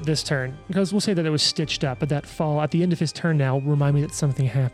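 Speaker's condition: No condition

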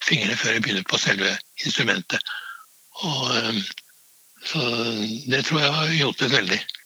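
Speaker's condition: Parkinson's disease; diagnosed around age 65, father also had Parkinson's after age 80, early reduced hand flexibility; main medication switched, hand flexibility regained, daily exercise since age 60, physiotherapists, physical capacity maintained

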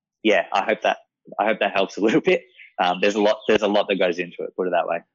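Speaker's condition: No condition

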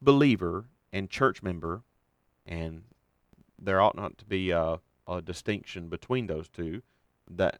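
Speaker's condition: No condition

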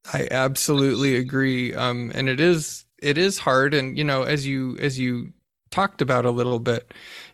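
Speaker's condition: No condition

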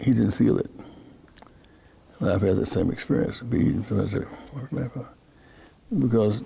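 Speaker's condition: Parkinson's disease; speech therapy

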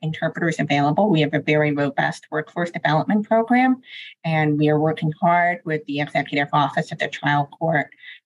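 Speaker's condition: Deafness; deaf and oral, uses cochlear implants to hear; uses spoken Language, also uses American Sign Language

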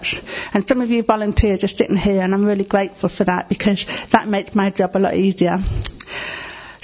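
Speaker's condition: Deafness; needs to see speaker's face

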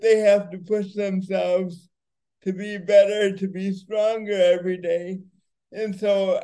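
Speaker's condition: Cerebral palsy; wheelchair user, races with my team triumph

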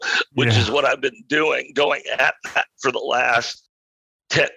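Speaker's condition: Spasmodic dysphonia; voice choppy and broken

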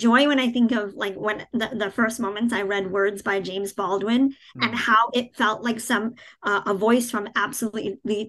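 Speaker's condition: Cleft palate, cleft palate without cleft lip

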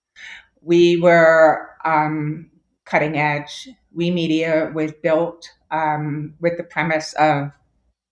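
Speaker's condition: Deafness; then esteem implant

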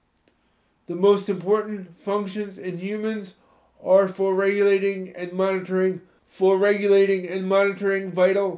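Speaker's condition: Spastic cerebral palsy, moderate; from spinal meningitis, born 2 months premature, four childhood surgeries, weekly physical, occupational therapy; in childhood froze under stress, could not speak or defend self verbally

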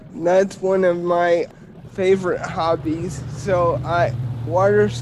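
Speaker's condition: Spastic cerebral palsy

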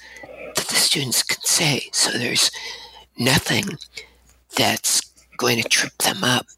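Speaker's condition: Abductor spasmodic dysphonia; much breathiness

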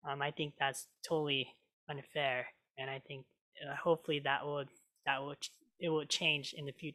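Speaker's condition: Cleft lip and palate; congenital cleft lip and palate, hole in upper lip, multiple surgeries growing up, major closure surgery, lip scar remains; made eating, talking and singing hard growing up

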